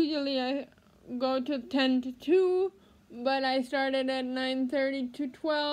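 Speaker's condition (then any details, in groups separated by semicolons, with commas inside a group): Cerebral palsy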